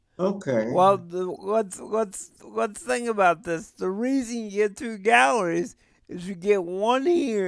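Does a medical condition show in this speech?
Yes: cerebral palsy; speech sounds drunk.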